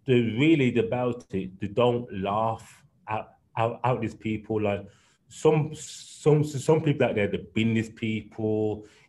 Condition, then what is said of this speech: Stuttering. Like, everybody know I got stutter problems. I can't talk straight, but I will deal with.